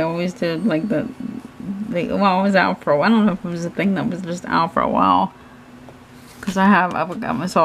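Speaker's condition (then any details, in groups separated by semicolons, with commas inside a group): Cerebral palsy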